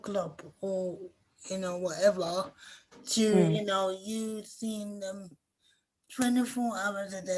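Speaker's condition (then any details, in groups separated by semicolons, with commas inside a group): Cerebral palsy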